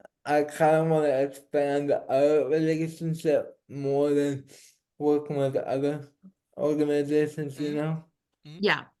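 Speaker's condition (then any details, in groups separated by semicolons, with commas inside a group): Cerebral palsy; diagnosed at about two months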